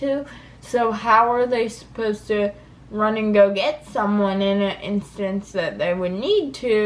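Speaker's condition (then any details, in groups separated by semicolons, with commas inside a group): Cerebral palsy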